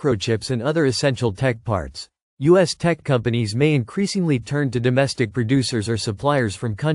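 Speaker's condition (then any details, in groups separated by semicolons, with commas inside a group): No condition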